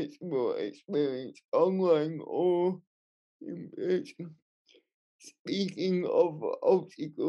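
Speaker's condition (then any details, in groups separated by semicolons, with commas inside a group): Cerebral palsy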